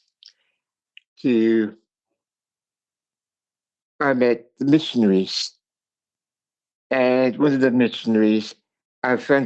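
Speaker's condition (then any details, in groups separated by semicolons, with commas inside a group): Cerebral palsy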